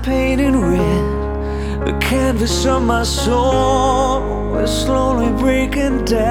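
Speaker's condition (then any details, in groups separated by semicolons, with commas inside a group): No condition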